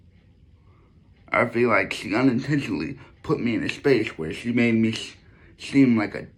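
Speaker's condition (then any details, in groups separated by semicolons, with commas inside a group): Cerebral palsy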